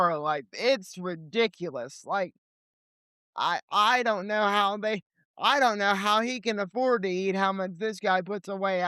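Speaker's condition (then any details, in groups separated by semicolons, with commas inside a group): Cerebral palsy; lifelong wheelchair user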